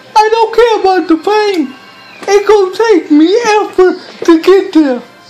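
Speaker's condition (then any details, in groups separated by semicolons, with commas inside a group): Cerebral palsy; speech hard to understand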